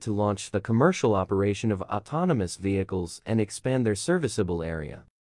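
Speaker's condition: No condition

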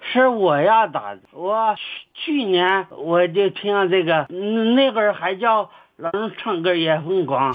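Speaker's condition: Cerebellar atrophy; onset at age fifteen, possibly from brain trauma, now age 44, physically disabled; cannot care for self, relies on 76-year-old mother for eating, toileting, haircuts, worse than before; speech sounds different from ordinary people, self-described speech impairment, host hears it

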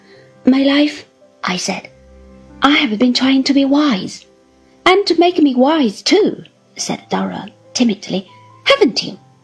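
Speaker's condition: No condition

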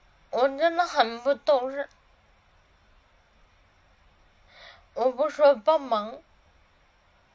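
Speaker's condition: Cerebellar atrophy, hereditary; cannot hold pen

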